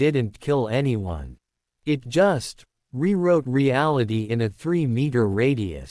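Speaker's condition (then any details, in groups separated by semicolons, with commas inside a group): No condition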